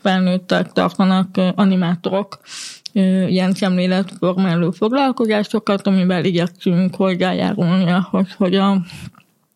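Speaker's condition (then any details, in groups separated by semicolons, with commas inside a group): Hearing loss; relies on lipreading; communicates in spoken language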